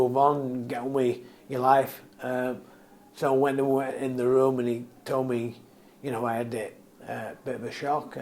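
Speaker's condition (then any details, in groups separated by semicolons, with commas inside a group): Motor neurone disease; recently diagnosed, symptoms began few months before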